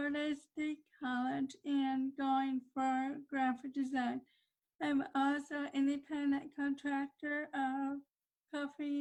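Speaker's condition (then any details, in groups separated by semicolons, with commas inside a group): Cerebral palsy; processing disorder, hard to follow fast talkers; surgery two years ago, physical therapy ten years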